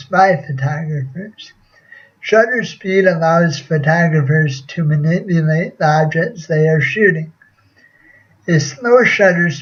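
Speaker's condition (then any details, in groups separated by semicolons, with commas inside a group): Cerebral palsy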